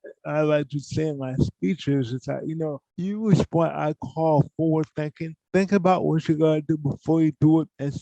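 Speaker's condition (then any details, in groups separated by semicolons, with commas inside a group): Cerebral palsy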